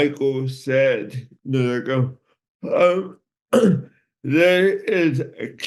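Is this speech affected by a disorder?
Yes: cerebral palsy; from birth.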